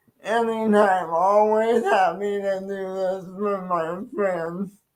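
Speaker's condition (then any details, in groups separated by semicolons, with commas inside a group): Cerebral palsy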